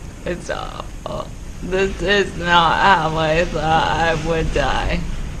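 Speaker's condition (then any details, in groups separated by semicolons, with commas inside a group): ALS; no ventilator needed yet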